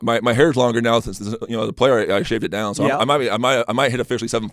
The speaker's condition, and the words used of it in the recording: Stuttering. I've been to, you know, to speech therapists, and they've kind of helped me a little bit.